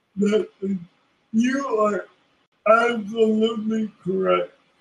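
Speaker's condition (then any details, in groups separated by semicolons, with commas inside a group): Cerebral palsy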